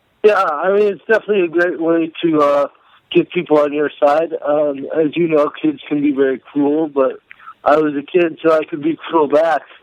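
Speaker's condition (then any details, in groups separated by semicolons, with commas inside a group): Cerebral palsy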